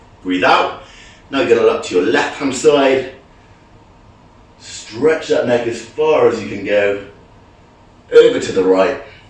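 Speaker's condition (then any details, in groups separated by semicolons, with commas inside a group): No condition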